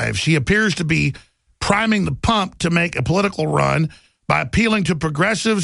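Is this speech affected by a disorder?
No.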